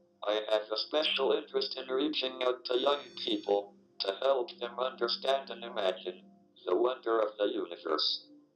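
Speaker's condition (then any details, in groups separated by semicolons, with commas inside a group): ALS, speech-generating device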